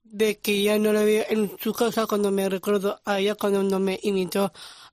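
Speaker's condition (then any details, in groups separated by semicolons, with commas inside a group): Down syndrome; present from birth; age 19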